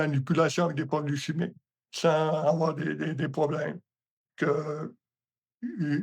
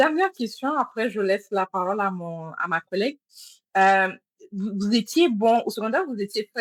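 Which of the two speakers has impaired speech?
The first: hemiparalysis; hemiparalysis, not stroke-related; muffled speech, like hot potato in mouth.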